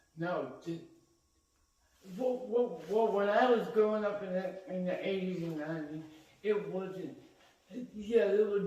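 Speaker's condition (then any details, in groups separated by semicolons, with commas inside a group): Cerebral palsy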